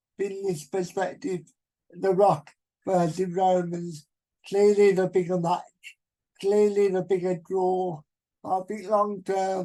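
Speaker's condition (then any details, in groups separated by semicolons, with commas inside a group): Cerebral palsy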